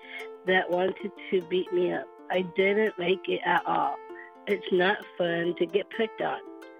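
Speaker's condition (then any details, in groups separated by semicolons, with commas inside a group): Down syndrome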